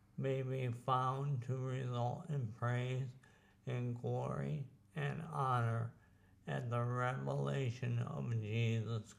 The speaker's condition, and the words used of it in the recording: ALS (motor neuron disease). This crippling disease has already taken some of his speaking ability.